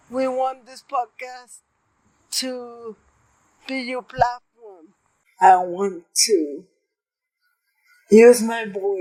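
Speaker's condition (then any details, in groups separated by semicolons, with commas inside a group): Cerebral palsy; present from birth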